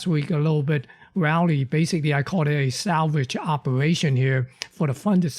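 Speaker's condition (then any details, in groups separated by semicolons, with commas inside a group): No condition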